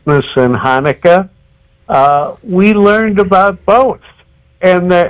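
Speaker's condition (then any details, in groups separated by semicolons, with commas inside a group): Cerebral palsy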